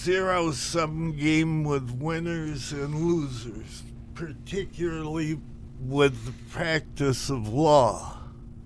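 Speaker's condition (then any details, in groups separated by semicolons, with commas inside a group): Parkinson's disease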